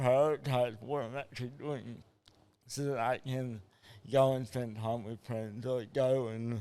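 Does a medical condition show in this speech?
Yes: cerebral palsy.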